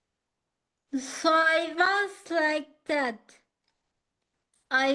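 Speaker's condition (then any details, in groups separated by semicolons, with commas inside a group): Acquired ataxia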